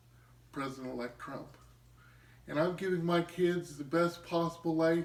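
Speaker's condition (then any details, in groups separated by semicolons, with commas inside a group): Cerebral palsy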